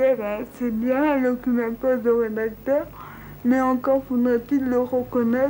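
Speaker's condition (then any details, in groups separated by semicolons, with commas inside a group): Cerebral palsy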